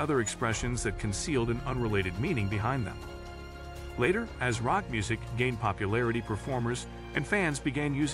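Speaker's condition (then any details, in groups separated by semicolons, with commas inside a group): No condition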